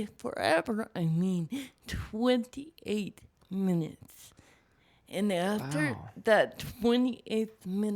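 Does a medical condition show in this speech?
Yes: cerebral palsy.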